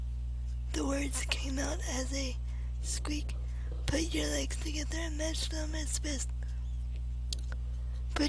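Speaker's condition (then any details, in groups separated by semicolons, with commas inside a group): Cerebral palsy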